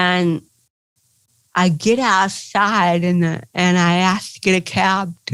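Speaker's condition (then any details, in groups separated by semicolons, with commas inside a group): Cerebral palsy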